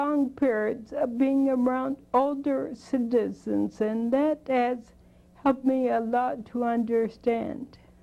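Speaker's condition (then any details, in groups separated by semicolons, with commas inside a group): Spinocerebellar degeneration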